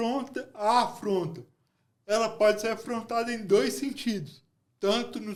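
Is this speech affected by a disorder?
Yes: cerebral palsy.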